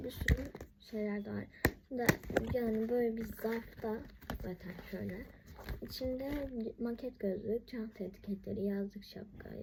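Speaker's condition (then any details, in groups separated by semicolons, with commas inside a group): No condition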